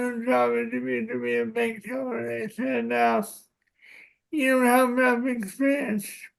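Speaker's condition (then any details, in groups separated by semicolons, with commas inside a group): Cerebral palsy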